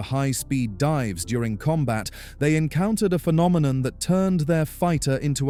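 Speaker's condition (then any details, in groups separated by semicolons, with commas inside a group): No condition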